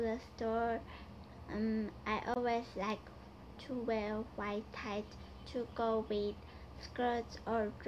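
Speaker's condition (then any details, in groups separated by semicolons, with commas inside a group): Cerebral palsy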